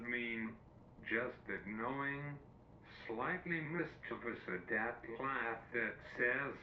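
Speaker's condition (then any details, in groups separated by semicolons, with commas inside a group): Cerebral palsy; uses wheelchair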